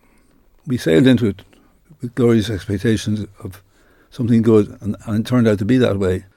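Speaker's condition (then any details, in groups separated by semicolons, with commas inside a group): Parkinson's disease; diagnosed about 10 years ago, progressive, expected to worsen; aches and pains, various tremors, fingertip trouble with buttons, hallucinations, hard first morning hour needing dopamine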